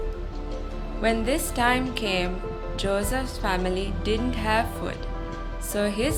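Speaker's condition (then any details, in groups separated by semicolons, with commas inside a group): No condition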